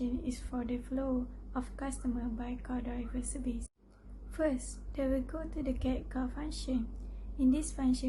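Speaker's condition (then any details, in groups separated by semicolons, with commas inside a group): No condition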